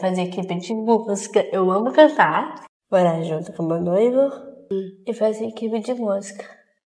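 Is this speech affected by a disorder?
Yes: Down syndrome; genetic condition, trisomy 21.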